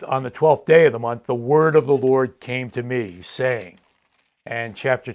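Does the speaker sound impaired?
No.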